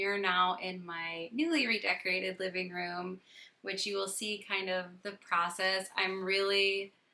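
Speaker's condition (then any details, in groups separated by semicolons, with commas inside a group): No condition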